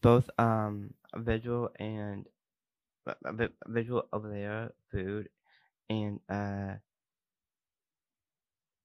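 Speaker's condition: Down syndrome; hearing, not deaf, learned American Sign Language from late teens

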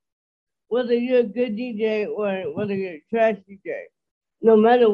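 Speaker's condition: Dysarthria; host notes listeners may notice

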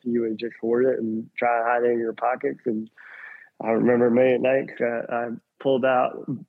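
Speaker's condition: Cleft lip and palate; congenital, attributed to Chernobyl radiation, 23 surgeries, first in London, childhood feeding difficulty with palate hole

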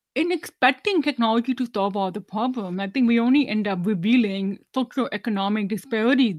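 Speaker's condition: Deafness; about 99 percent hearing loss, hearing aids worn whole life, cochlear implant candidate but declined

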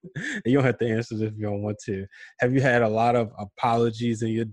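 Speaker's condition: No condition

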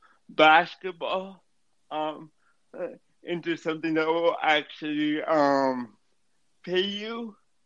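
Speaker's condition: Cerebral palsy; affects speech

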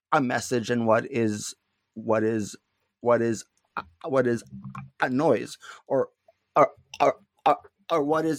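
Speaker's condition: Stuttering; not stuttering much currently; little stuttering currently; repeated sounds, repeated words

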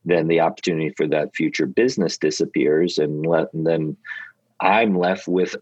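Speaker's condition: No condition

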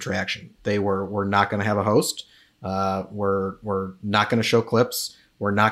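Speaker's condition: No condition

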